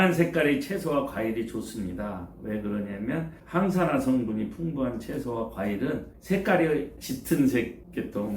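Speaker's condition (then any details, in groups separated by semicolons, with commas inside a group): No condition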